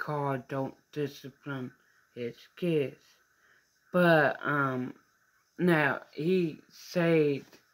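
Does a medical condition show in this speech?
Yes: mild cerebral palsy.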